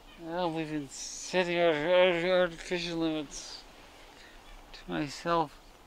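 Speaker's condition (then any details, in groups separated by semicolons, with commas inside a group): Parkinson's disease; brain surgery; 19 years since onset, recumbent cycling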